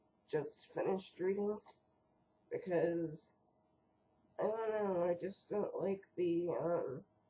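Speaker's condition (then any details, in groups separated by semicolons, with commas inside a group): Cerebral palsy; first word not said quite right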